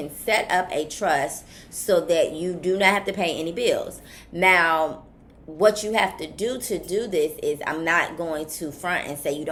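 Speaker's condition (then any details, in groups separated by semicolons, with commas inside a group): No condition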